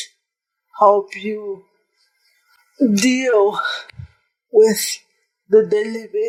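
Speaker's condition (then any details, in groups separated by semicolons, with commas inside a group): Cerebral palsy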